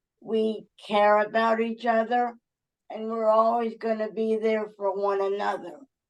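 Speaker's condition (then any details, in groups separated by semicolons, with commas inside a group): Cerebral palsy; uses wheelchair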